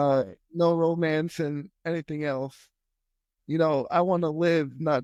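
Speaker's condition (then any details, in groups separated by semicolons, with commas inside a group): Spastic quadriplegic cerebral palsy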